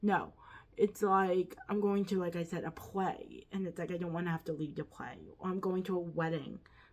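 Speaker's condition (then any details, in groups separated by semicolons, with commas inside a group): Quadriplegic cerebral palsy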